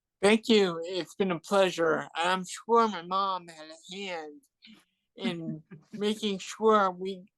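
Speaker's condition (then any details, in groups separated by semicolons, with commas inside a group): Cerebral palsy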